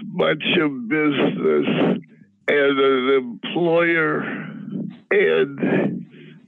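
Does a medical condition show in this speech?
Yes: Parkinson's disease; diagnosis led to medicinal cannabis use.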